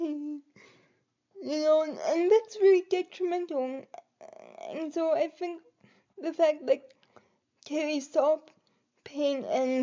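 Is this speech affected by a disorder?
Yes: cerebral palsy; able to articulate and speak.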